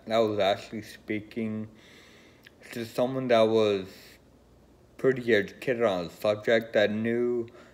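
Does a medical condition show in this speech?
Yes: Friedreich's ataxia; uses wheelchair.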